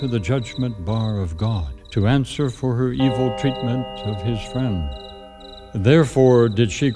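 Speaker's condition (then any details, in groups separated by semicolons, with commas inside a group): No condition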